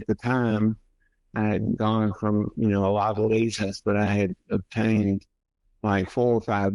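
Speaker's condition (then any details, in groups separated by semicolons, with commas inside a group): Multiple sclerosis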